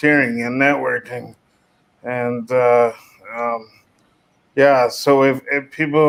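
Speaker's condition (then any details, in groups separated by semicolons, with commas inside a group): Cerebral palsy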